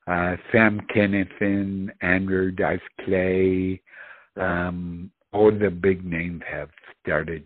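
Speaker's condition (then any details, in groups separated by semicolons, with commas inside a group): Speech impediment; uncoordinated movement, cannot perform roadside sobriety test; mistaken for intoxication by bartenders and police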